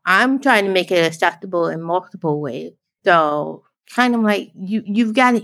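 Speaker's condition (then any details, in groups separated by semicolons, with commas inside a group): Deafblind, born deaf; signing easier than speaking English in videos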